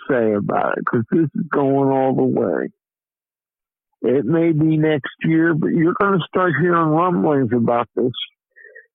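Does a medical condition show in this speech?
Yes: cerebral palsy; diagnosed a few days after birth, low birth weight of 3 lb 11¾ oz.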